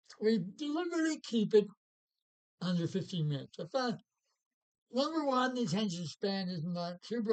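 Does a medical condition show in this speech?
Yes: Parkinson's.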